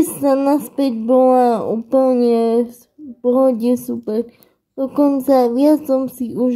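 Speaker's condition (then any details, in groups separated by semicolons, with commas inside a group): Cerebral palsy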